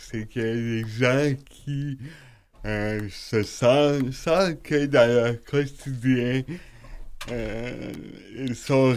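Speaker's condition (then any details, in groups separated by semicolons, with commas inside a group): Cerebral palsy; wheelchair user, self-chosen stair-climbing wheelchair, unsubsidized, deductible as medical expense; self-described as speaking a bit oddly, host says not oddly at all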